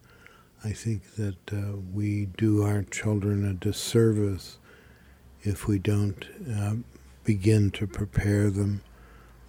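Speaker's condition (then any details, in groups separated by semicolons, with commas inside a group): Parkinson's disease; developing over about 5 years, now age 70; more noticeable over last year, especially last 6 months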